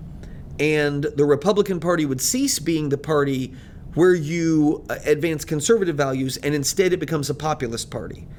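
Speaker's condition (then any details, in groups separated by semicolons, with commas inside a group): No condition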